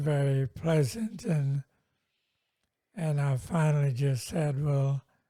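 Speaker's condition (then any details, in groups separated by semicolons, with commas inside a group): Multiple sclerosis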